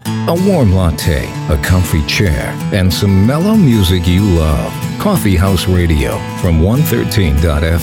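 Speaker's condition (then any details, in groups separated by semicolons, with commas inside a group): No condition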